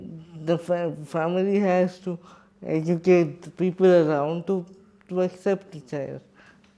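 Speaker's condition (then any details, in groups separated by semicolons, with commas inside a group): Cerebral palsy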